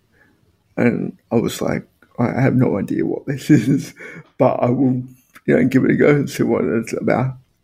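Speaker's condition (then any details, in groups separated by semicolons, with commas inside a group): Spastic quadriplegic cerebral palsy; all four limbs affected, motorized wheelchair as main mobility aid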